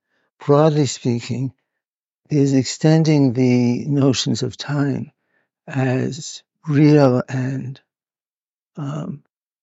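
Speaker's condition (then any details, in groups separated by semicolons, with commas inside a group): Parkinson's; needs to move about while filmed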